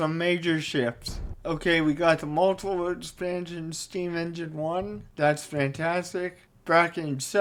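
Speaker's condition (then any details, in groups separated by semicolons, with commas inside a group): Cerebral palsy; only one hand usable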